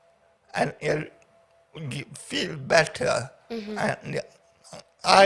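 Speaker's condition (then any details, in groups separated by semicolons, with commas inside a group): Paraplegia with essential tremor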